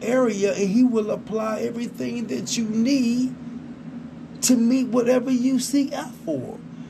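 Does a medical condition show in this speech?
No.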